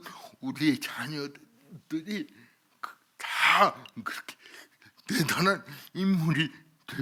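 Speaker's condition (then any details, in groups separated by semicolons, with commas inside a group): Cerebral palsy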